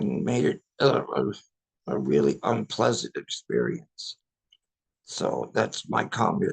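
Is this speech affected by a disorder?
Yes: ALS; invasive ventilation at home; breathing supported by invasive ventilation.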